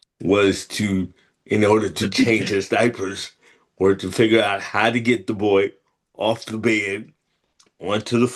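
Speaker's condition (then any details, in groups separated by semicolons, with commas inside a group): Cerebral palsy, spastic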